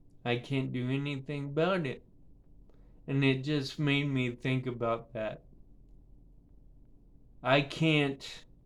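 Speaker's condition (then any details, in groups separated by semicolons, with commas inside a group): Cerebral palsy; affects speech and balance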